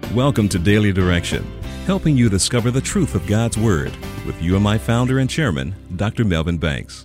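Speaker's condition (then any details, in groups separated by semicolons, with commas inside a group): No condition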